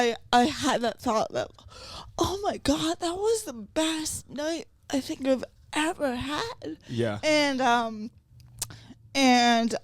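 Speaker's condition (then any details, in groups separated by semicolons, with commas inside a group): Cerebral palsy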